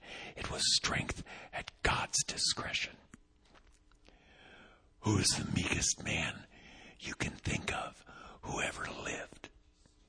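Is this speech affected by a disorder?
Yes: vocal cord paralysis, unilateral.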